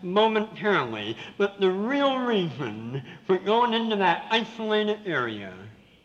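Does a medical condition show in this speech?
Yes: severe cleft palate with lisp; congenital.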